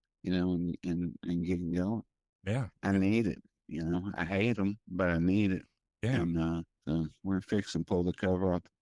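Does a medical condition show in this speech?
Yes: primary progressive multiple sclerosis.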